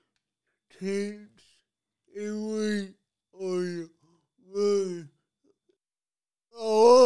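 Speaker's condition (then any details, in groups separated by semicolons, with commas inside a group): Cerebral palsy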